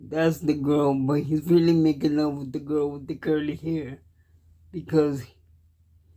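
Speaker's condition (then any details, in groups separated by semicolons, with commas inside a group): Cerebral palsy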